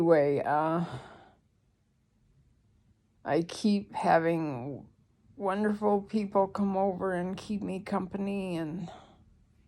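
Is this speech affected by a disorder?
Yes: ALS; medication reduced after daytime sedation; breathing expected to worsen.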